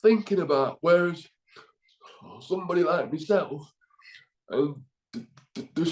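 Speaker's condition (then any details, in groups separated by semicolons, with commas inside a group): Cerebral palsy; left side affected, weak left arm, cannot walk, from birth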